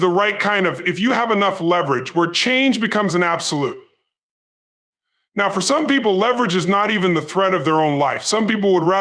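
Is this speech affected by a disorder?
No.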